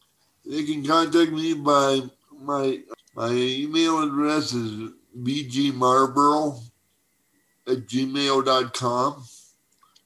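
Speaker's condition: Cerebral palsy; uses wheelchair for mobility

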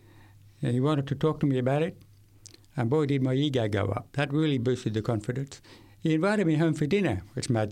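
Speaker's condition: Severe to profound hearing loss, acquired, from meningitis at age 8; decades since onset

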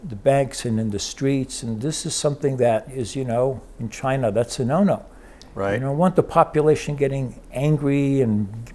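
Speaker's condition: No condition

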